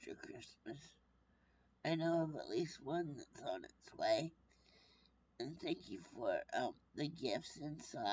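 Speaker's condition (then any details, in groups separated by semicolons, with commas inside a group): Brain injury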